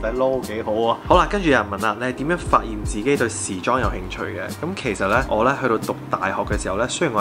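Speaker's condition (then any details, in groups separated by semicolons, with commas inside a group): No condition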